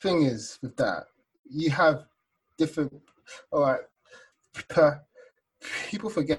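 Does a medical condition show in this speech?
Yes: stutter; lifelong stutter, onset before age 7 per parents, mother and brother stuttered, childhood speech therapy ineffective; breathing patterns, nervous system and stress work, techniques when needed, open acceptance; formerly very severe, many silent blocks, situational; now much improved in most situations, still stutters; here blocks.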